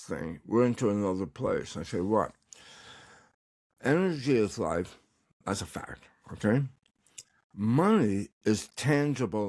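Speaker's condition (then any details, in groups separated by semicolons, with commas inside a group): Tongue cancer; recovering, tongue exercises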